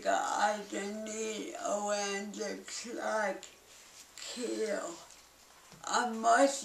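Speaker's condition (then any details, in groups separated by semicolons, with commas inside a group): Cerebral palsy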